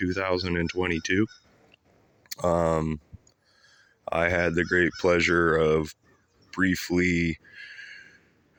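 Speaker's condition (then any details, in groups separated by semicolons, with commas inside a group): No condition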